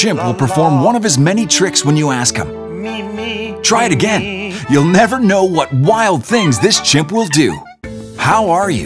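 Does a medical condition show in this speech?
No.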